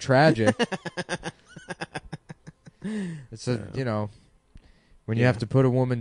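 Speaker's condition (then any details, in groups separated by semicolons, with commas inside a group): No condition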